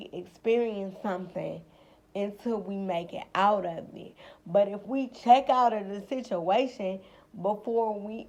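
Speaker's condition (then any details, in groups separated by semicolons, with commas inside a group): Cerebral palsy, spastic; now talking and breathing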